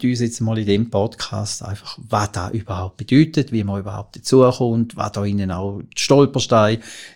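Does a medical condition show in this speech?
No.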